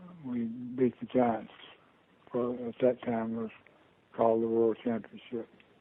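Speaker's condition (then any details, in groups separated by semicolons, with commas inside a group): Parkinson's disease; diagnosed about two years ago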